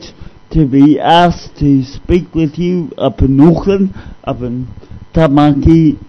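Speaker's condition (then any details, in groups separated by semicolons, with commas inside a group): Cerebral palsy; discovered at age 2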